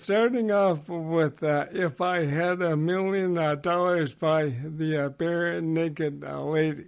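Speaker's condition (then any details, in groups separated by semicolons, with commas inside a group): ALS; worsening daily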